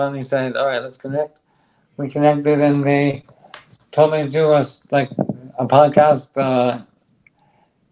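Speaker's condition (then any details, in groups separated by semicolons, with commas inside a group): ALS; on drug, stronger bite, speaks better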